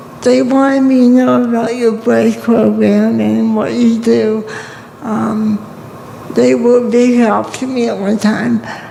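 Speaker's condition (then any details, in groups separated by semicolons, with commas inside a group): Cerebral palsy; from birth, brain damage; somewhat hard to understand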